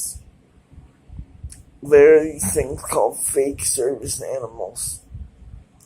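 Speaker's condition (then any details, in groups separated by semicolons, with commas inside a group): Cerebral palsy; present since birth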